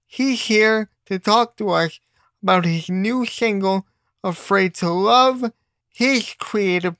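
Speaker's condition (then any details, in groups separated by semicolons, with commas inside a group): Cerebral palsy; uses wheelchair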